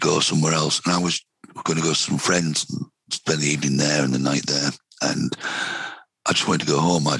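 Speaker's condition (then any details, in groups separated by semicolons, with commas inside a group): Vocal cord cancer, head and neck cancer, right vocal cord; right vocal cord carcinoma, stage three, 50 mm tumour, onset about 51, debulked not excised, chemoradiotherapy; normal voice kept, earlier voice croaky, weak, vanishing, breathing restricted, night choking, difficult intubation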